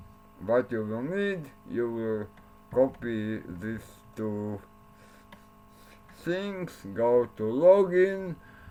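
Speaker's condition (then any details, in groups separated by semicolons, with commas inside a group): Cerebral palsy; since birth; speech not very clear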